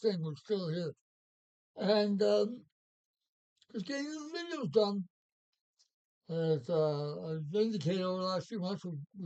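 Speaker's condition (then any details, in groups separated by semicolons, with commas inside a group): Parkinson's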